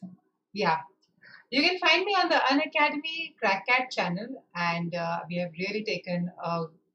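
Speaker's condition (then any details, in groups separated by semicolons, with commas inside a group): No condition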